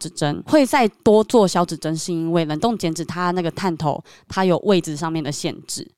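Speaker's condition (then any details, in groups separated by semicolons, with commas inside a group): Cleft lip and palate, submucous cleft palate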